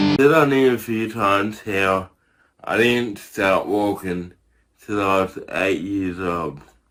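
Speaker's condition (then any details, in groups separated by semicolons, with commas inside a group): Cerebral palsy; from birth, tight muscles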